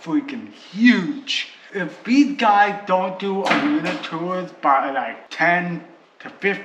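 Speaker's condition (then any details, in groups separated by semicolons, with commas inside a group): Cerebral palsy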